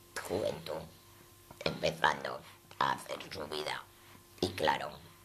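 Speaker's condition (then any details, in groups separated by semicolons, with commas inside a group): Total laryngectomy; total laryngectomy for laryngeal cancer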